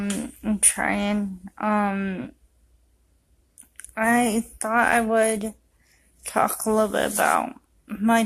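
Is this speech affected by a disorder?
Yes: cerebral palsy; affects walking.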